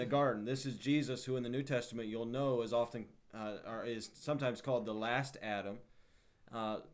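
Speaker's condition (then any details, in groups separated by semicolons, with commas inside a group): No condition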